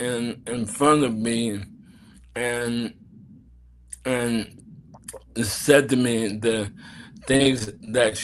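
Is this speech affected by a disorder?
Yes: ALS; throat muscles affected, speech slowed.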